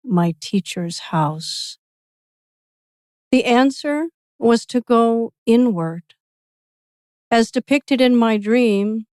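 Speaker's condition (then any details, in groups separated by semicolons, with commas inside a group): No condition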